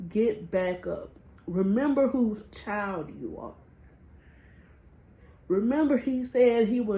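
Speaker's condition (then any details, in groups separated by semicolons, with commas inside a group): Cerebral palsy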